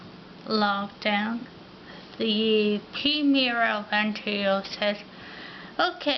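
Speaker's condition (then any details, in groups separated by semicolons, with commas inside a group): Ataxia; affects mouth and tongue coordination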